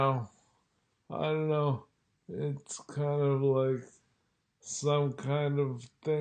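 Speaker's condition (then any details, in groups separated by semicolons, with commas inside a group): Multiple sclerosis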